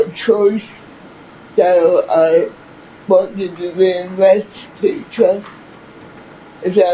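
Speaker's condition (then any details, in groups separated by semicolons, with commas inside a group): Cerebral palsy; from birth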